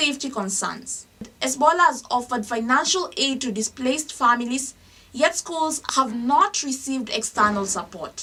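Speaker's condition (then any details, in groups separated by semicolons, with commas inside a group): No condition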